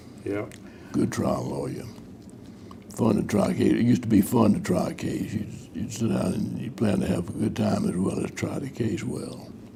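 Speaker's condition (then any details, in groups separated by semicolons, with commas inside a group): Parkinson's disease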